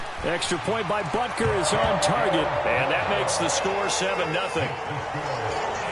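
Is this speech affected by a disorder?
No.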